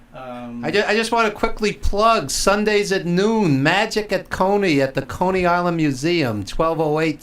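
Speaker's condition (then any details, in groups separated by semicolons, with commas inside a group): No condition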